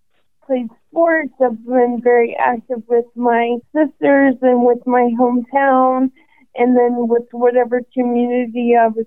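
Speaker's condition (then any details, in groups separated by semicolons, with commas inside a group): ALS; clinic team includes speech and respiratory therapists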